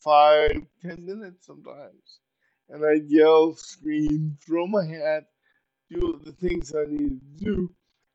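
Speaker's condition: Cerebral palsy; uses power wheelchair

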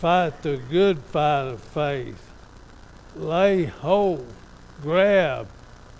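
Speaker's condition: ALS; somewhat affected, evident today

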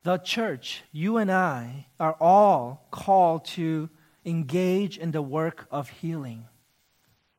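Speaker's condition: No condition

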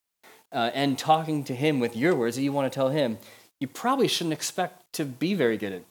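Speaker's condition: No condition

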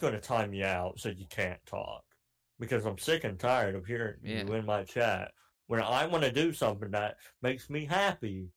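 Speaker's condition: Cleft palate; surgical repair in childhood

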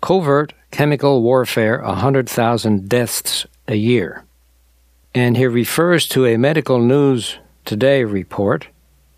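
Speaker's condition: No condition

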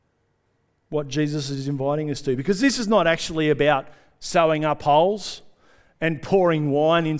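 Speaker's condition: No condition

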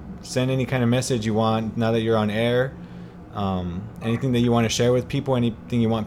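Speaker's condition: No condition

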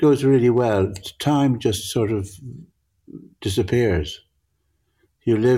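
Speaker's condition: Parkinson's; altered visual perception

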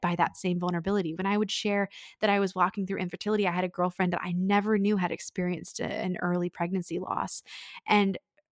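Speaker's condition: No condition

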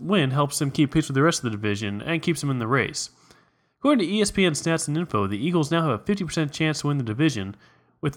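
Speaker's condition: No condition

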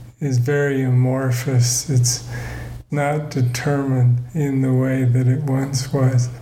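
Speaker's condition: Parkinson's disease; about 18 years since diagnosis

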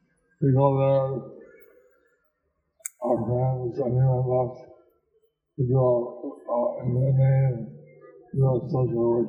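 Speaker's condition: Stroke with facial paralysis; half of face paralyzed; about 15 years since stroke; hard to understand for unfamiliar listeners, Deva Madhava repeats speech aloud

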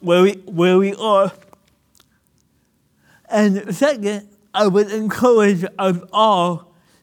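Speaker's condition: Cerebral palsy; limited body control

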